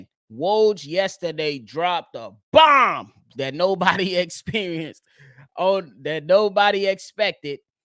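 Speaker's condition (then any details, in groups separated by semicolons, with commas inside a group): No condition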